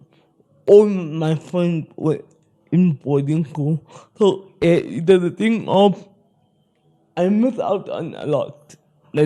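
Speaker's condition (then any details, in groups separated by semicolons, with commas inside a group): Spastic cerebral palsy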